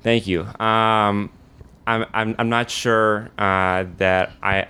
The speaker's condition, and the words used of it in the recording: Stuttering. I feel like you have the most comfortable and confident speech I think I've ever heard.